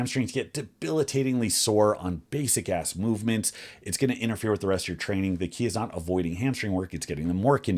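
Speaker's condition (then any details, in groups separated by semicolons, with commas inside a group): No condition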